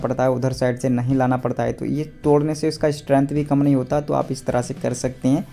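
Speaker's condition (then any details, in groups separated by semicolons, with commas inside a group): No condition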